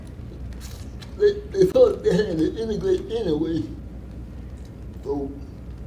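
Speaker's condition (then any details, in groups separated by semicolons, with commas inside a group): Cerebral palsy; from birth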